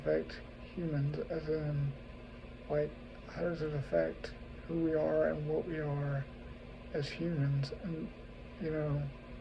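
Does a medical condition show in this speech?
Yes: cerebral palsy.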